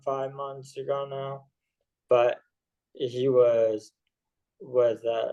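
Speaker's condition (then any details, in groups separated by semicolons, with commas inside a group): ALS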